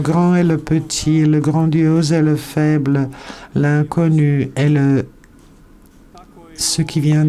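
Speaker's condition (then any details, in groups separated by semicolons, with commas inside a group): No condition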